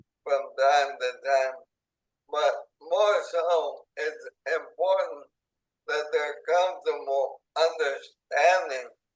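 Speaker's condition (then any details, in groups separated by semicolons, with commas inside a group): ALS, speech-generating device; onset in hands and arms, tracheostomy; diagnosed nine years ago, tracheostomy ventilation, paralyzed six years; fully dependent on eye gaze device to communicate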